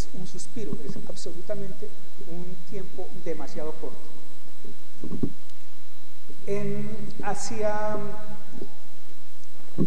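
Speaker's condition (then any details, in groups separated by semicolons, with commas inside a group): No condition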